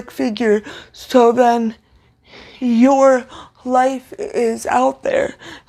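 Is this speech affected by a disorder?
Yes: cerebral palsy, severe.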